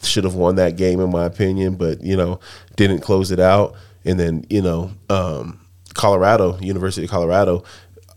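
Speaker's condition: No condition

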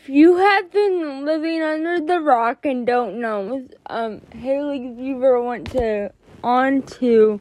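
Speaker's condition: Cerebral palsy; more jerking in class

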